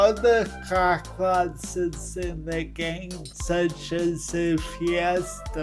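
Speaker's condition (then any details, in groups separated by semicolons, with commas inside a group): Cerebral palsy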